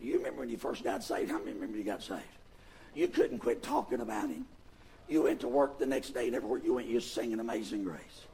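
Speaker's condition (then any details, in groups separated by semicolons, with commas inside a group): Vocal fold paralysis, bilateral; speaks with false vocal folds; pushes much air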